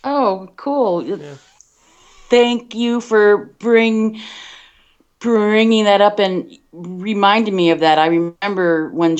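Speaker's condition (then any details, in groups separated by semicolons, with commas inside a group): Stuttering; stuttering since childhood, onset around age five, covert into early 40s, hiding meant not talking; open about stuttering for about six years, considers self bivert; repetitions of whole words, part-words and phrases, Concerned, frequent um fillers; repeated sounds, prolonged sounds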